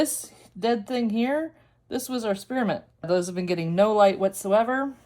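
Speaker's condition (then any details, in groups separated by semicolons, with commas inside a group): No condition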